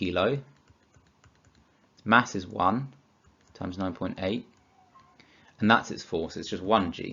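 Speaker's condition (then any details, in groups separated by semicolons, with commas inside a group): No condition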